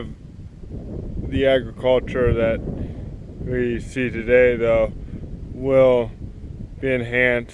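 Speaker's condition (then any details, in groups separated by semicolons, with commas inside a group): Cerebral palsy, spastic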